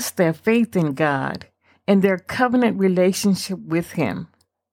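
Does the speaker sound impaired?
No.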